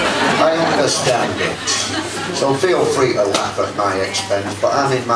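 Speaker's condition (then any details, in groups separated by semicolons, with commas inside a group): No condition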